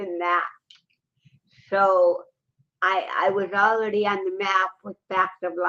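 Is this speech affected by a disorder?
Yes: cerebral palsy.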